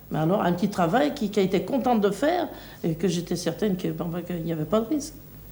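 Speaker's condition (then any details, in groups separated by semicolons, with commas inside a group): No condition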